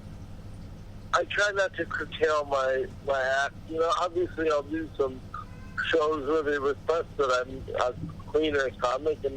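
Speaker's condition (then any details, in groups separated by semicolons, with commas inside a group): Cerebral palsy; body deteriorating with age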